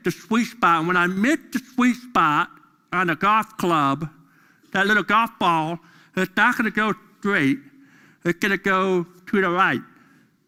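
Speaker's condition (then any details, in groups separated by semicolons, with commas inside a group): Deafness; deaf during school years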